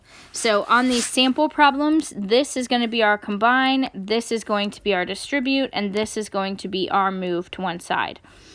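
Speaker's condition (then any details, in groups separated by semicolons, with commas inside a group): No condition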